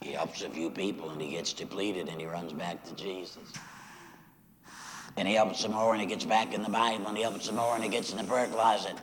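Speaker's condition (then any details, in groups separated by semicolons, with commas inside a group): Laryngectomy after throat cancer; likened to kazoo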